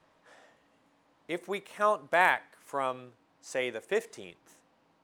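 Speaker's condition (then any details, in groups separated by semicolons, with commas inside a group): No condition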